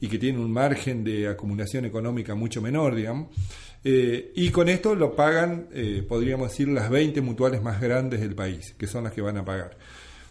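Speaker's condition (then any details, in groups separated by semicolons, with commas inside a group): No condition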